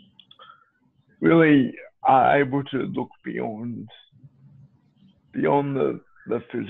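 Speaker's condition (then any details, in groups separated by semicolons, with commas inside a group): Cerebral palsy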